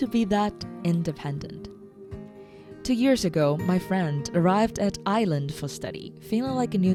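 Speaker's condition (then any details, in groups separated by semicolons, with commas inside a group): No condition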